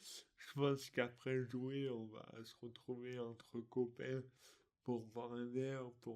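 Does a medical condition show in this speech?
Yes: dystonia; articulation difficulties.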